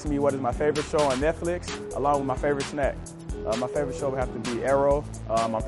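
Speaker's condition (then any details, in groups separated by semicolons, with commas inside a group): No condition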